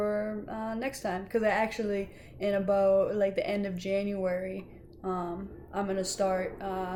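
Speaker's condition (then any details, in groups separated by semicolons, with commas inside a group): No condition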